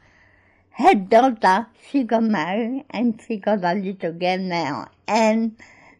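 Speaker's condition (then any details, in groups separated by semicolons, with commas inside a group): Cerebral palsy; speech problems when young, began talking after attending Gruella school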